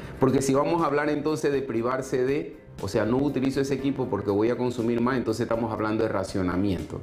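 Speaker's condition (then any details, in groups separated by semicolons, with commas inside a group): No condition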